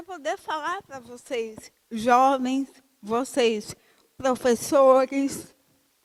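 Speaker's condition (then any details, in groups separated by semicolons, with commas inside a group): Cerebral palsy; from birth, uses wheelchair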